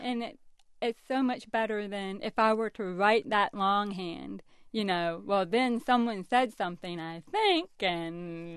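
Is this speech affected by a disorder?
Yes: deafness; wears hearing aids, lip reader, as schoolchild used microphone amplifying teacher's voice; understands speech via sound plus lip reading, voices garbled without seeing lips.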